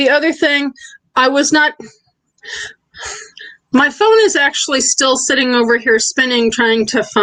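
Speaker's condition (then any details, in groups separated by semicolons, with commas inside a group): No condition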